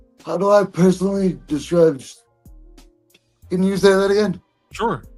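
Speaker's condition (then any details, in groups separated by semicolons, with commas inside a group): Cerebral palsy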